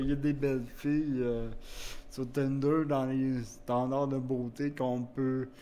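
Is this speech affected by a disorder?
Yes: cerebral palsy; wheelchair use.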